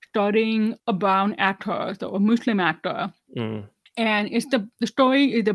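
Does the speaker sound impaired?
Yes: deafness, 99% hearing loss, severe; hearing aids worn whole life, no cochlear implant despite candidacy.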